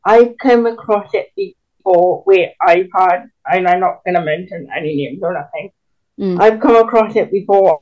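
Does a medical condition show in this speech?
Yes: cerebral palsy; can walk but with limits.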